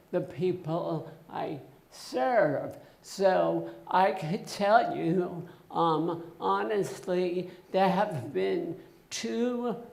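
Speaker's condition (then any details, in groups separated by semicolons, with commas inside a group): Essential tremor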